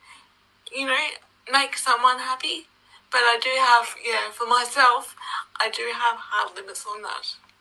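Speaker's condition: Cerebral palsy; wheelchair user

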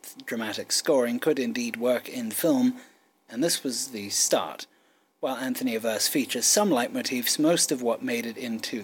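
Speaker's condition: No condition

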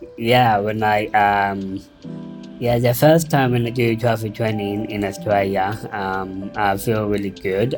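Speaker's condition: Down syndrome; intellectual disability

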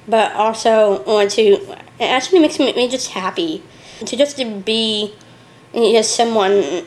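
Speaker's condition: Down syndrome; age 34

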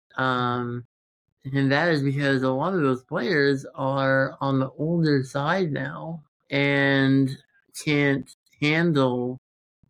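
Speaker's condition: Congenital muscular dystrophy; present since birth

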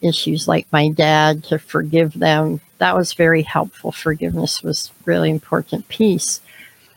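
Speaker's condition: Cleft palate, severe; experimental plastic surgery

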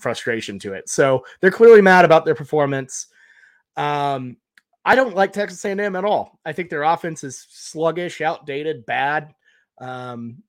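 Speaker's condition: No condition

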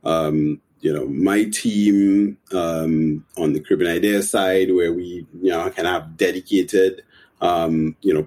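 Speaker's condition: No condition

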